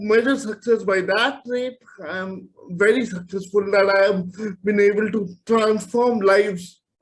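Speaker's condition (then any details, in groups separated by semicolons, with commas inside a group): Cerebral palsy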